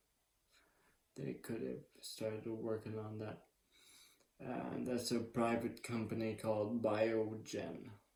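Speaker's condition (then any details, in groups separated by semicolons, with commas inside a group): ALS; speech improved, slow and slurred when tired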